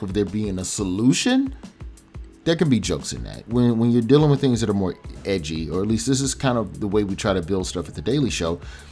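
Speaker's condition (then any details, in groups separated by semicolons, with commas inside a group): No condition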